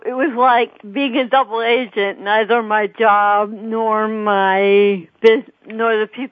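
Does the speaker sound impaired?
Yes: cerebral palsy.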